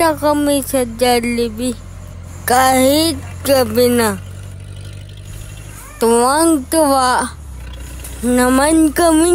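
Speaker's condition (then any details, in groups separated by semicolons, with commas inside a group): Cerebral palsy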